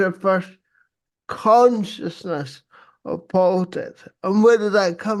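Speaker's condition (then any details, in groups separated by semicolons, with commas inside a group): Cerebral palsy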